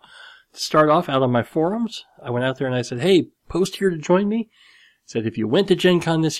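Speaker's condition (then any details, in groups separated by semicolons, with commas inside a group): Cleft lip and palate; nose still slightly crooked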